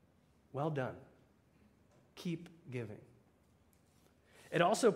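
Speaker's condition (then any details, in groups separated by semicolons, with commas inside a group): No condition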